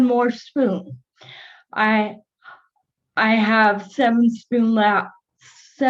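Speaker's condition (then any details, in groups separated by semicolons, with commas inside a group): Cerebral palsy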